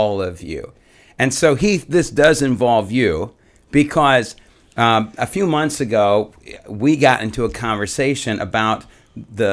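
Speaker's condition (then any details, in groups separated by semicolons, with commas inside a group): No condition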